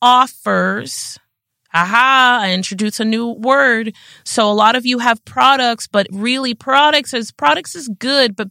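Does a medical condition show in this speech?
No.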